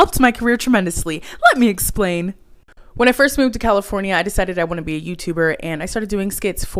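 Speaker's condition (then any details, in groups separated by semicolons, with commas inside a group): No condition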